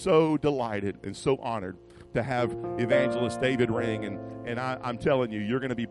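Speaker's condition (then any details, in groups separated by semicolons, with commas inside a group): No condition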